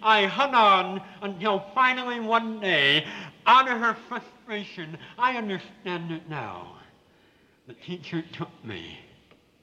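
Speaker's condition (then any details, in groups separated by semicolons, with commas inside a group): Severe cleft palate with lisp; congenital, hole in roof of mouth, no upper lip, half nose, many corrective surgeries; still speaks with a lisp, hard to understand, could not speak clearly for first 17 years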